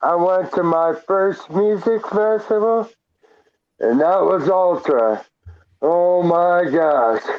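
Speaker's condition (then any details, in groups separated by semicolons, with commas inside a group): Traumatic brain injury; hit by car as pedestrian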